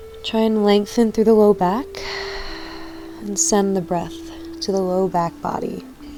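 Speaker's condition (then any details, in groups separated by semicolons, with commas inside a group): No condition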